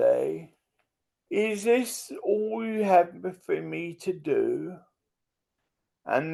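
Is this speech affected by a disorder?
Yes: multiple sclerosis.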